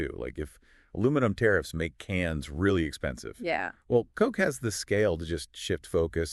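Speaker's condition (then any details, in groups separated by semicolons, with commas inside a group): No condition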